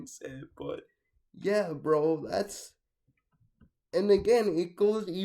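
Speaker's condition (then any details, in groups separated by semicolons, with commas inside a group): Cerebral palsy, mixed, mild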